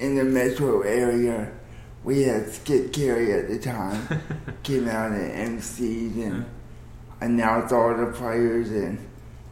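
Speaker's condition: Cerebral palsy

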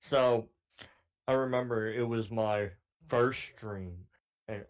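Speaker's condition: Cleft palate; cleft palate since childhood

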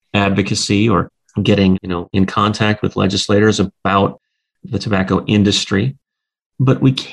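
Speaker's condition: No condition

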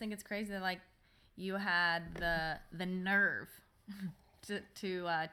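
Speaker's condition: No condition

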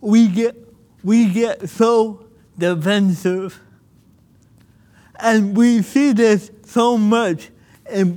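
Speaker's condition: Cerebral palsy; limited body control

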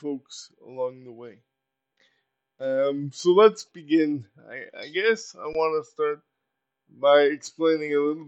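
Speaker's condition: Cerebral palsy; very poor balance

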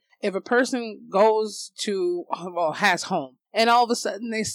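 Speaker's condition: No condition

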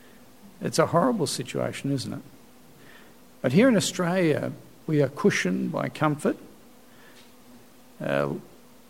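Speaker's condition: No condition

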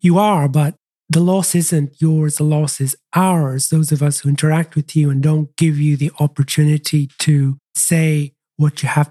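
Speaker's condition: No condition

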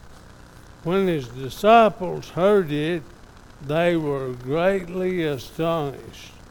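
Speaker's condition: ALS; progressing

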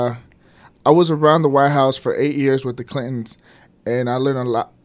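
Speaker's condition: No condition

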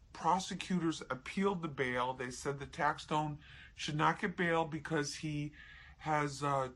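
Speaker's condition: No condition

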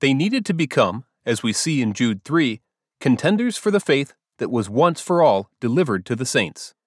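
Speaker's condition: No condition

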